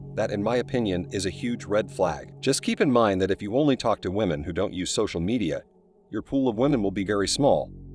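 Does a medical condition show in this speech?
No.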